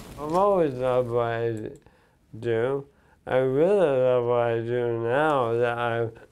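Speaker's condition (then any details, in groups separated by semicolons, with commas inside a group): ALS; ALS, bulbar onset; recently diagnosed, symptoms began months ago, worsening; slurred slowed speech, coughing when eating or drinking, voice changed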